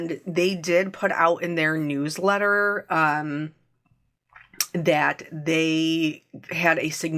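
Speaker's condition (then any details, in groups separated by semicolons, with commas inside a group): No condition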